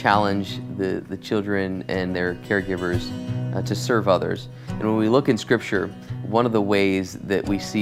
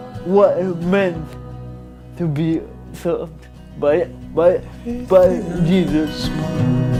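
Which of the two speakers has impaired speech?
The second: cerebral palsy.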